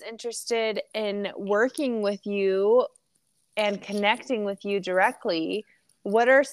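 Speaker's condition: No condition

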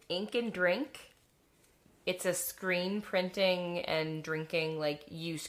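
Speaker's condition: No condition

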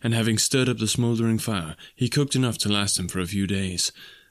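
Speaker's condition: No condition

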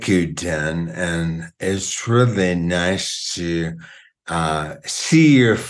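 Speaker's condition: Motor neurone disease (PLS); bulbar onset upper motor neuron disease, voice changes began around age 60; about 5 years since onset, diagnosed about 2 years ago after MRI, blood, nerve tests; only speech affected so far, worsened over time, AI voice used for interview

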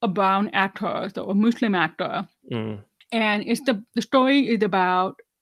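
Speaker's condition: Deafness, severe

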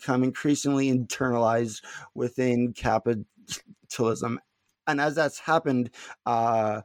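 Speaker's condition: Stuttering; blocks

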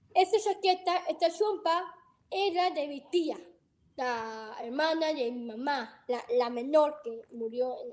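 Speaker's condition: Down syndrome; present from birth, heart surgery

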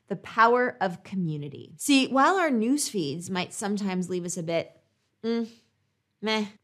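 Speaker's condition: No condition

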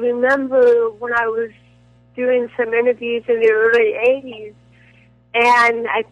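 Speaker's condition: Cerebral palsy; dependent on Botox

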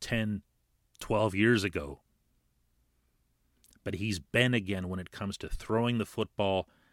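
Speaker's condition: No condition

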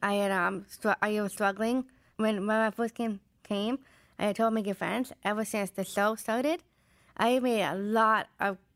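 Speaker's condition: Down syndrome; Down syndrome since birth

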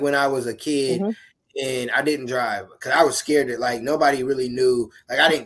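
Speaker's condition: No condition

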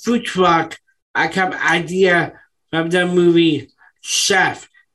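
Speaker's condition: Down syndrome; from birth, intestinal bypass surgery day three, open heart surgery before three months, two heart holes; adult, young man

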